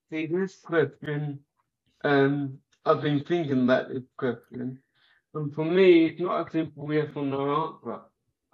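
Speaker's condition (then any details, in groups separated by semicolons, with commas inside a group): Cerebral palsy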